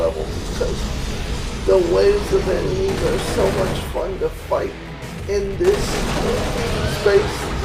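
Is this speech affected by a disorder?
Yes: cerebral palsy.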